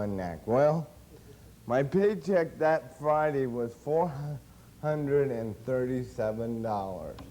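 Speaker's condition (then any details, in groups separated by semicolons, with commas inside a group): Cerebral palsy; since birth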